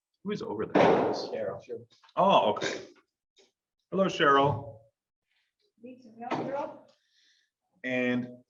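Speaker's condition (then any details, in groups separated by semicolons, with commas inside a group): No condition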